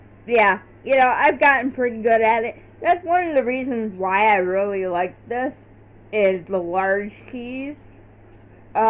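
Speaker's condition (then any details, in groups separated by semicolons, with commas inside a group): Cerebral palsy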